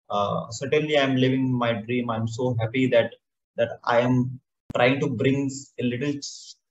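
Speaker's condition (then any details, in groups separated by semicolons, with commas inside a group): Stammering; stammering began around age eight, undiagnosed learning disability, self-diagnosed dyslexia and dyspraxia, motor coordination difficulties; stammering no longer affects everyday life, enjoys stammering now; difficulty articulating and forming sentences, worse in English as non-native language; repeated sounds, repeated words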